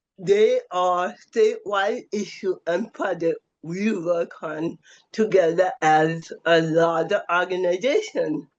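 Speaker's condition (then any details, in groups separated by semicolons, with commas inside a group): Cerebral palsy; affects voice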